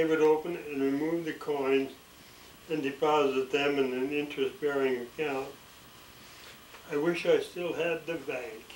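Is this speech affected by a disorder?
Yes: ALS; expects swallowing and breathing trouble.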